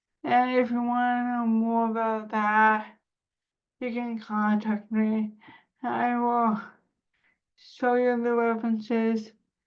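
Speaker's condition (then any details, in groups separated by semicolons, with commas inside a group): Cerebral palsy; spasticity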